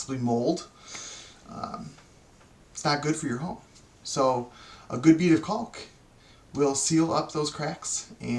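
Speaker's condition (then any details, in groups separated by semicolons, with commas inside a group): No condition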